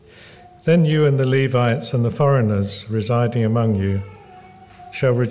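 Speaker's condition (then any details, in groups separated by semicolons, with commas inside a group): Parkinson's; Parkinson's exercise programmes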